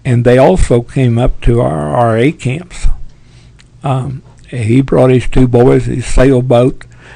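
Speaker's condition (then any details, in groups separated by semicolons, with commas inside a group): Parkinson's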